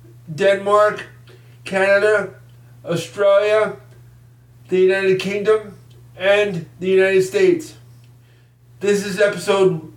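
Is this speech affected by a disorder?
Yes: cerebral palsy; grew up before the ADA, used 6T formula: think, trust, tool, try, test, train.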